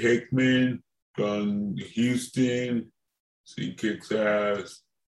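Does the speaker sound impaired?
Yes: cerebral palsy; from birth.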